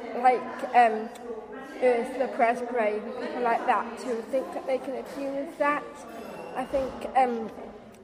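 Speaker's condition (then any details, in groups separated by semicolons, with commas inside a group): Down syndrome; learning disability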